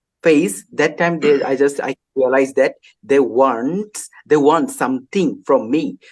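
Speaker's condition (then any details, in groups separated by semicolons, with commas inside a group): No condition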